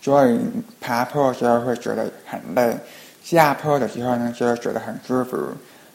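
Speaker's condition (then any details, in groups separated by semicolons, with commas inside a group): Hearing impairment; falls behind others' pace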